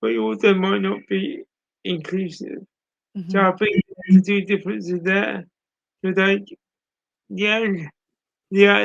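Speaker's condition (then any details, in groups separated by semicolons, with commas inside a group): Cerebral palsy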